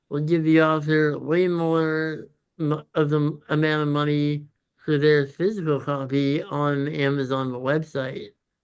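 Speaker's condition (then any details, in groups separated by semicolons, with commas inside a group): Congenital muscular dystrophy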